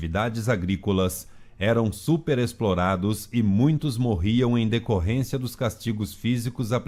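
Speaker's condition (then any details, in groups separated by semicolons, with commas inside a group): No condition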